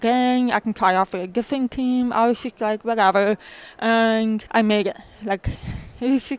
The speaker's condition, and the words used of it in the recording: Deafness. I mean, she worked with me, and I even learned ASL too, but I just flourished better with speech.